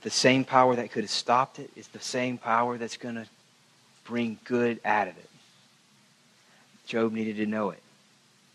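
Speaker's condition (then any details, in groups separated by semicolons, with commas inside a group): No condition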